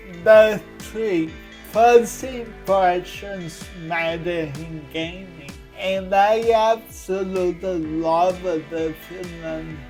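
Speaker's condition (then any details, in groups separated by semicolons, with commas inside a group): Cerebral palsy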